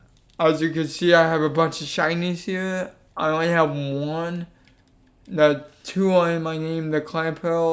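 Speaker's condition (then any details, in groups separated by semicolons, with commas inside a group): Cerebral palsy; affects legs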